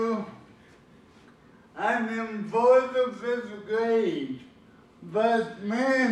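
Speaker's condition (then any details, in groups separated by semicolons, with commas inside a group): Cerebral palsy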